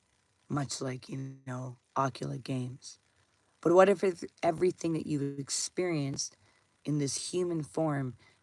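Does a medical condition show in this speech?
No.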